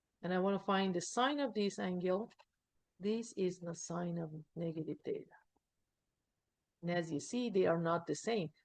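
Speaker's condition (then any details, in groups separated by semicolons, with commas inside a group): No condition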